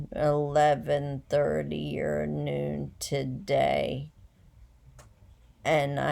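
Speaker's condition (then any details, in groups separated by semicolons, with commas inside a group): Essential tremor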